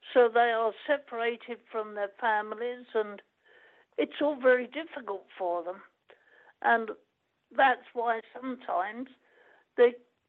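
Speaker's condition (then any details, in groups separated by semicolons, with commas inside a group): Cerebral palsy; permanent wheelchair user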